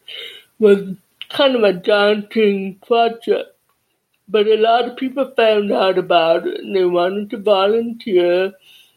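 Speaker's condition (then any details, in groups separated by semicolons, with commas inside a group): Deafness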